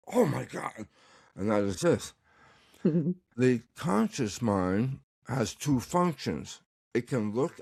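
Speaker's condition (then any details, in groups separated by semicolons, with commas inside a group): Tongue cancer; recovering, tongue exercises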